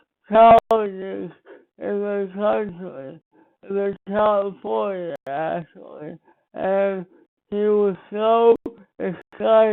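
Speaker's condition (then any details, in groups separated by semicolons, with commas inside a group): Speech impairment after birth surgery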